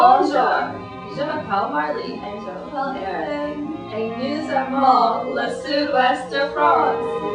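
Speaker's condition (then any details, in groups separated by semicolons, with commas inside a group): No condition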